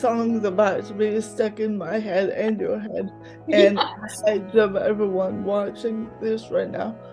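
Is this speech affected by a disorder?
Yes: cerebral palsy, mild; mouth affected.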